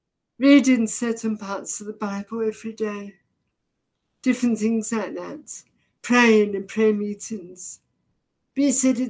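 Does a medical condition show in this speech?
Yes: deafness, severe; progressive, hard of hearing to partially deaf to current level, brain misinterprets sounds and speech, also visually impaired; effectively profoundly deaf, hears noises but cannot identify them, sees blurs; can hardly understand speech, vocabulary partly picked up from reading.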